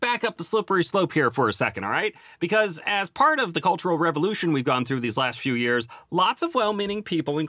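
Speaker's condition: No condition

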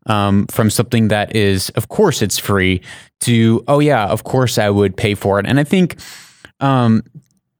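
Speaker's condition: No condition

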